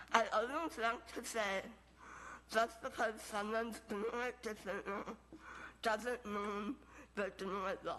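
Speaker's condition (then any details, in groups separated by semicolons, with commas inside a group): Moebius syndrome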